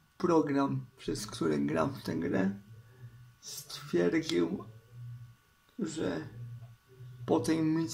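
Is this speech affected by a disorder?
Yes: cerebral palsy; uses wheelchair.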